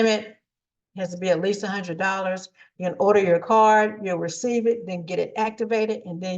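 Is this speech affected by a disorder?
No.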